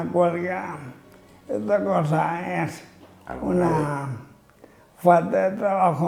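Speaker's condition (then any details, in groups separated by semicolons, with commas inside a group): Amyotrophic lateral sclerosis (ela)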